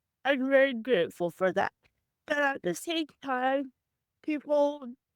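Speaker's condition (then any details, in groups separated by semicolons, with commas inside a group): Cerebral palsy; from birth; had speech therapy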